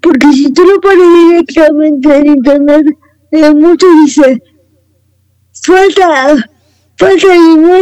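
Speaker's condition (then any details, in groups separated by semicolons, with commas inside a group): Cerebral palsy; wheelchair user, some leg movement, more mobility as child, never walked with canes, needs assistance; voice and way of speaking affected by cerebral palsy, per host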